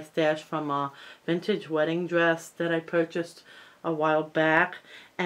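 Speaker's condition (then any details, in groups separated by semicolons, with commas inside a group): No condition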